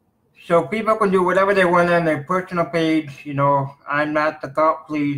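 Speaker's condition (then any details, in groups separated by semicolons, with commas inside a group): Cerebral palsy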